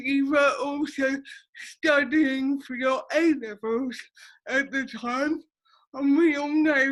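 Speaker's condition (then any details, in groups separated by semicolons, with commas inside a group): Cerebral palsy; affects speech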